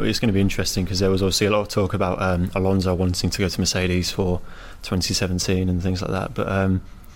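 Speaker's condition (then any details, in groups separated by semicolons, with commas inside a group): No condition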